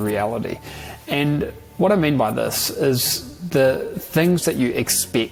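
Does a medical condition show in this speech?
No.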